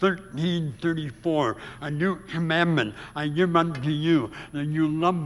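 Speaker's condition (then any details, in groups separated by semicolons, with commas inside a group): Severe speech impediment; about age 84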